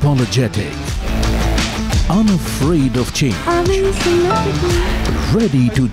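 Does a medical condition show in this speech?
No.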